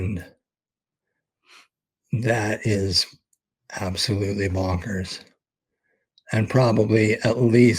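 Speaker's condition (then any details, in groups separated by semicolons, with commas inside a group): ALS; expects to lose voice very soon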